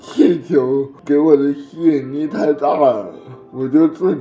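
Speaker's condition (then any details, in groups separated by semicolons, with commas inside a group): Cerebral palsy; birth asphyxia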